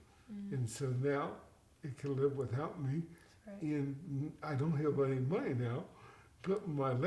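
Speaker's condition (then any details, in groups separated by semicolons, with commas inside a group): Cerebral palsy, mild; affects speech and walking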